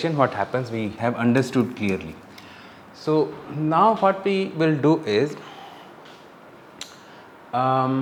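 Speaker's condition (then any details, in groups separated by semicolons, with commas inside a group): No condition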